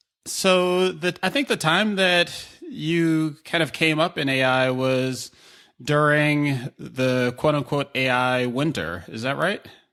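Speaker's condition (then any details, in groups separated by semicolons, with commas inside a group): No condition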